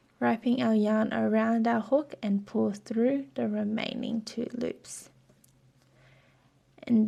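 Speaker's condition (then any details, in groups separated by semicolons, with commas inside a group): No condition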